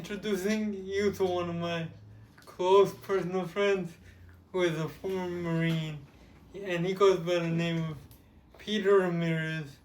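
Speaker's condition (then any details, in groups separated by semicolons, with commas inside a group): Cerebral palsy; with developmental delay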